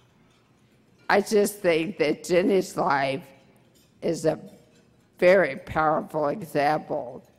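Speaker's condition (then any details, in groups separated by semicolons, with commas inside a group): Brain injury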